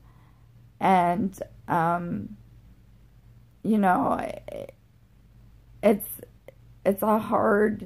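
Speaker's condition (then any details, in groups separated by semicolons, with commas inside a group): Generalized dystonia; generalized form, sustained muscle contractions; lost swallow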